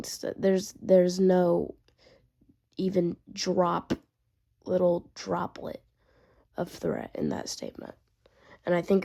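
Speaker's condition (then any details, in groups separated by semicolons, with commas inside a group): No condition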